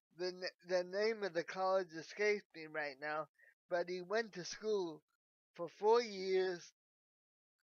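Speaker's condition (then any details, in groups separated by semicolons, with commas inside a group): Cerebral palsy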